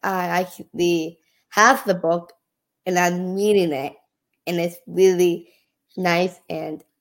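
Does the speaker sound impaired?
Yes: Down syndrome; prenatal diagnosis at 20-week ultrasound, chromosomal disorder.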